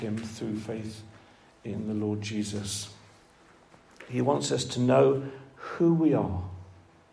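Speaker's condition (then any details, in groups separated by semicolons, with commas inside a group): No condition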